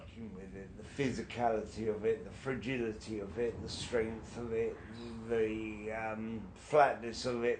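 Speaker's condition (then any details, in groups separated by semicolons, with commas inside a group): Brain injury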